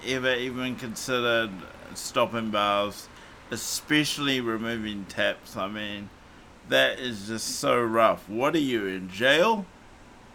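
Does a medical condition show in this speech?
Yes: cerebral palsy; surgery at about age five due to cerebral palsy.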